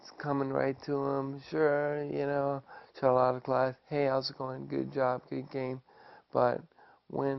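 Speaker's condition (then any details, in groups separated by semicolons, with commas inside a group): ALS; after diagnosis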